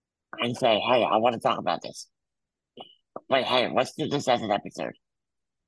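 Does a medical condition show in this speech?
Yes: muscular dystrophy; congenital.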